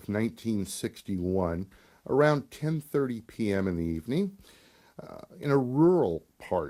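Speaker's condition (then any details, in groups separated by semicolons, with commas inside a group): No condition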